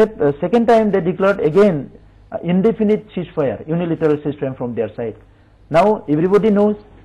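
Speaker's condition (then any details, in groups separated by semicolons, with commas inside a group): No condition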